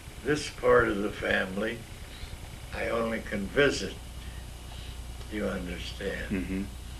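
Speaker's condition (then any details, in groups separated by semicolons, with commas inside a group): Myasthenia gravis; neurological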